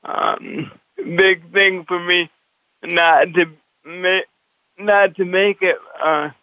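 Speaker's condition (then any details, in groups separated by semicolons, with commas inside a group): Cerebral palsy; pushed and pulled through triathlon races by father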